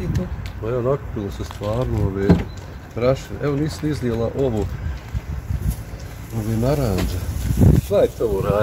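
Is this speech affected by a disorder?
No.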